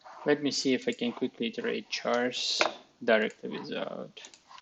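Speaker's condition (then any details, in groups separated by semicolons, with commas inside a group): No condition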